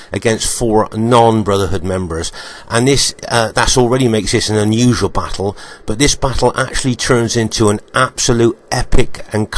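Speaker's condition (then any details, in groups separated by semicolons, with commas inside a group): No condition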